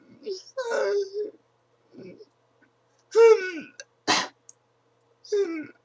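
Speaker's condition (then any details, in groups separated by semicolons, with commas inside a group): Cerebral palsy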